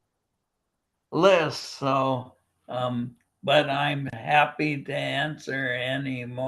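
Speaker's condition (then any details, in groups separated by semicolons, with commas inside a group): Primary lateral sclerosis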